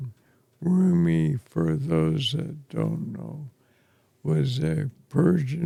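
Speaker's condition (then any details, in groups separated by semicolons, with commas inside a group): ALS; affects chest and throat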